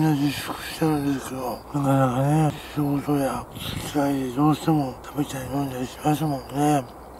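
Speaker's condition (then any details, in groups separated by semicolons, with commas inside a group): Tongue cancer, partial glossectomy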